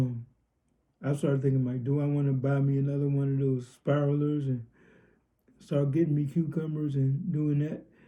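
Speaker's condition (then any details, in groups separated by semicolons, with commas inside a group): Cerebral palsy, spastic diplegia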